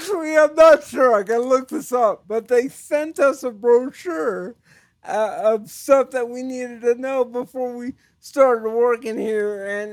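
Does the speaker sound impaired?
Yes: cerebral palsy; types with one finger.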